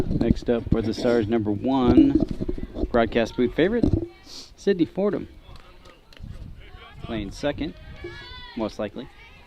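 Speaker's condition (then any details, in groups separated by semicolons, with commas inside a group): No condition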